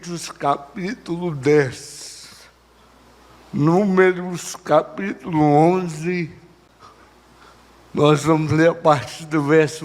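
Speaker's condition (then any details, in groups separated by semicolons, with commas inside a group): Cerebral palsy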